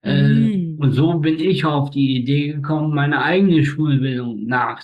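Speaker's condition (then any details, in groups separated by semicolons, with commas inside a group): Spastic tetraparesis; facial paralysis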